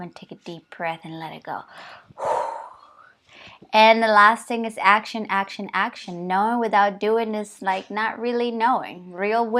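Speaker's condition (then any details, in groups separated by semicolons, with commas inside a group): No condition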